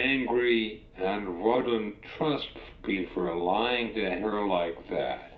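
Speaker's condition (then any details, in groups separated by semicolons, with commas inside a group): Cerebral palsy; uses wheelchair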